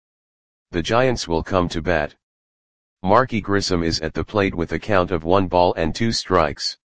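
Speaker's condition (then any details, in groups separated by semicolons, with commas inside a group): No condition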